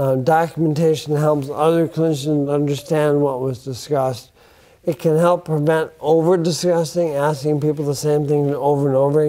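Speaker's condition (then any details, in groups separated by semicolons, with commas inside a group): Bulbar onset ALS; affects speech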